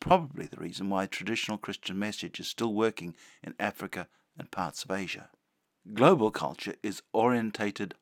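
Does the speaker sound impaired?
No.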